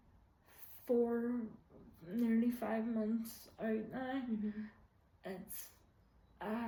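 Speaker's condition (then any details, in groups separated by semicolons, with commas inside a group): Quadriplegic cerebral palsy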